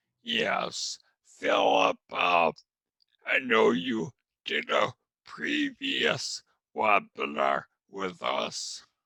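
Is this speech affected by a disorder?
Yes: traumatic brain injury.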